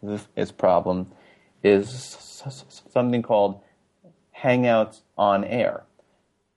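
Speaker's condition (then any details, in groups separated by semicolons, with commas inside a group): Stuttering; formerly on receiving end of stuttering support groups, NSA local chapters; talks more freely about and advertises stuttering, less ashamed since joining Stutter Social hangouts; prolonged sounds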